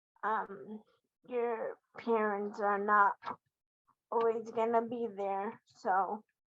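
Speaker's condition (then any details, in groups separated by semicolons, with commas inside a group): Cerebral palsy quadriplegia; quadriplegic form, most severe type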